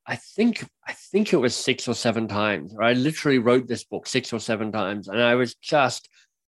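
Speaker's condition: Cleft lip and palate; speech impediment

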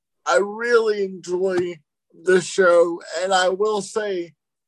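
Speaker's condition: Cerebral palsy

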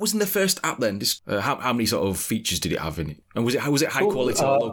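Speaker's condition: No condition

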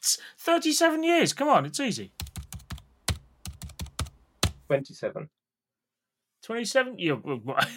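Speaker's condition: No condition

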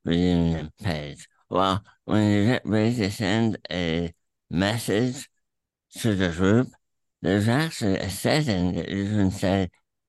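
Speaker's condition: Throat cancer, tumor through tongue, attached to epiglottis; voice affected by cancer

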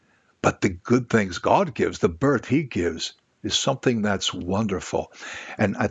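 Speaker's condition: No condition

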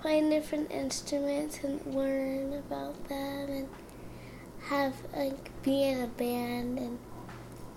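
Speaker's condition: Cerebral palsy; gym, yoga and dance difficult, sometimes cannot keep up, handwriting not very neat; finds reading own poetry aloud hard, cannot say it as intended

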